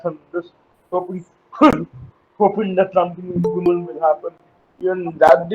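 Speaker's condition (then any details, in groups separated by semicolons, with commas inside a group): Cerebral palsy; uses wheelchair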